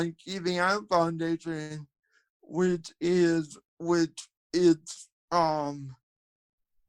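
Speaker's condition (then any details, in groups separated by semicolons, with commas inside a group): Cerebral palsy, spastic quadriplegia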